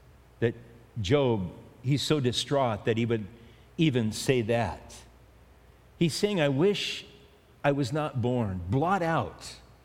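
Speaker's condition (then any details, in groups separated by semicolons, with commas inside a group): No condition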